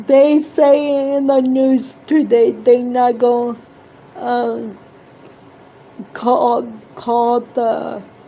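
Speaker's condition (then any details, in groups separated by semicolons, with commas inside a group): Cerebral palsy; present from birth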